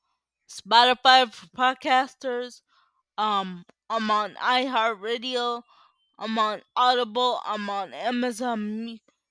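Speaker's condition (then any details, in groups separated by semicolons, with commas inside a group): Cerebral palsy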